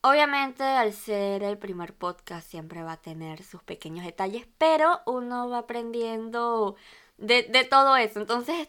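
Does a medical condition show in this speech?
Yes: cleft lip and palate; congenital cleft lip and cleft palate.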